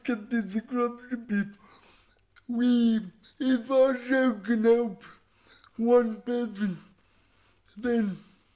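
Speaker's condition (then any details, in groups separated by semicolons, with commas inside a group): Cerebral palsy; voice described as unusual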